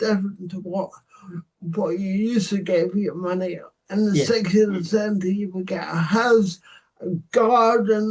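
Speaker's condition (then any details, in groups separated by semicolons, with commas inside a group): Cerebral palsy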